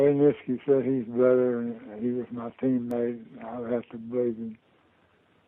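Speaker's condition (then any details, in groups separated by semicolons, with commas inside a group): Parkinson's disease; diagnosed about two years ago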